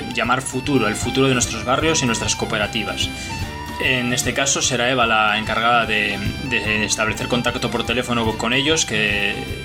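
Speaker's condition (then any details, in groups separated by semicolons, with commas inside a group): No condition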